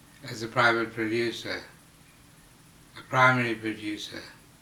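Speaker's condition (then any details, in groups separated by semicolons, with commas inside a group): Slurred speech from poisoning; hypersalivation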